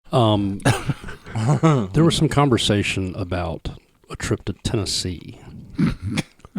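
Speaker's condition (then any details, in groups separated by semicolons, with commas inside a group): No condition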